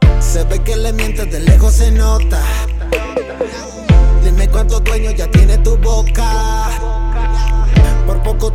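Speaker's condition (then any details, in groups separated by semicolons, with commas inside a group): No condition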